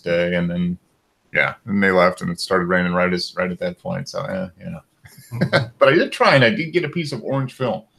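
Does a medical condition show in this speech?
No.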